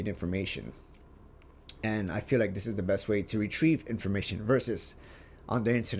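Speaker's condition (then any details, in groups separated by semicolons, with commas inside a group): No condition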